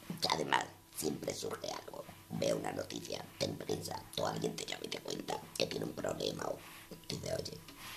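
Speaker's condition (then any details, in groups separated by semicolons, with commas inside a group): Total laryngectomy; laryngeal cancer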